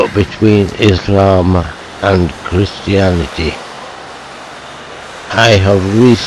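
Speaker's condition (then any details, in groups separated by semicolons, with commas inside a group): Motor neuron disease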